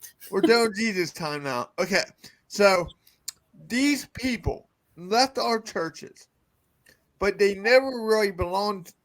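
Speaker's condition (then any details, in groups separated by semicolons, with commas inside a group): Cerebral palsy; from birth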